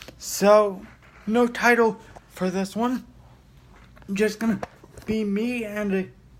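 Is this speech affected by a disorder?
Yes: cerebral palsy.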